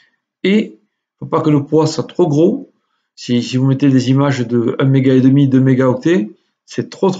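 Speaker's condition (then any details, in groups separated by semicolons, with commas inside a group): No condition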